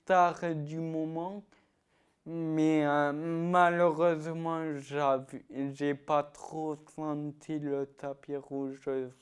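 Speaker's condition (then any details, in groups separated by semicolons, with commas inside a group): Ataxia-telangiectasia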